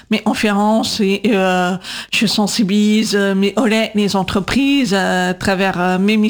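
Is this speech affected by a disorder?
Yes: deaf from birth, congenital; atypical voice, speech recognition struggles to understand, 20 years speech therapy, lpc coder in class.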